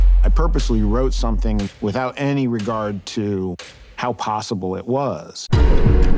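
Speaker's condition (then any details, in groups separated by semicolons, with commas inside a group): No condition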